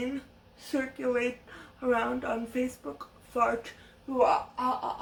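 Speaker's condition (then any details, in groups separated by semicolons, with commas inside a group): Cerebral palsy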